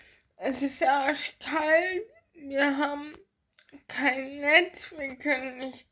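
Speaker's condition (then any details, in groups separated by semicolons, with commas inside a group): Ataxia; ataxia affecting hands and fingers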